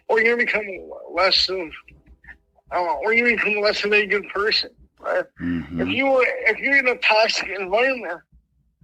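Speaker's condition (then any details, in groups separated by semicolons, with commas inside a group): Mild cerebral palsy; speech impediment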